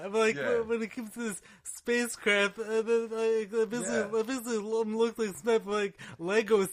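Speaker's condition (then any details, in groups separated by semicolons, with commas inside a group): Stammering and stuttering; acquired, neurological damage from severe pneumonia, 21 antibiotics, steroids, intubation, ventilator, induced coma, stutter began later; minimal editing leaves speech issues on display; repeated sounds, repeated words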